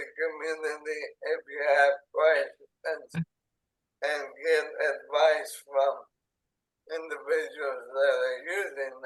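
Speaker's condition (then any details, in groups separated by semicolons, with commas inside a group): ALS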